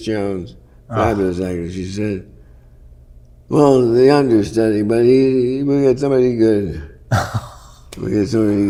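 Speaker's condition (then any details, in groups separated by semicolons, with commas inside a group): Parkinson's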